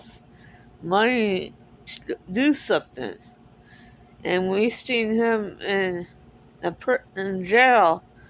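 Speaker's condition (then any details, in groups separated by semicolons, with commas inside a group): Cerebral palsy; speaks differently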